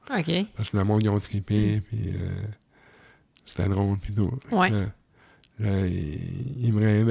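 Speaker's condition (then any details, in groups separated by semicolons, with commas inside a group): Cerebral palsy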